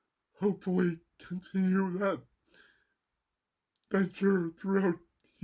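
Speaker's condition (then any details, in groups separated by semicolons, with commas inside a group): Cerebral palsy; mild left side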